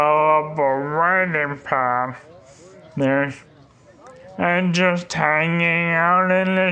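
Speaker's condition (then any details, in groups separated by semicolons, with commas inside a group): ALS; slow progression, leg onset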